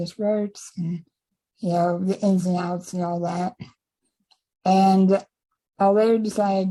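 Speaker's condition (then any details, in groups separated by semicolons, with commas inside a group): Spinal muscular atrophy type 2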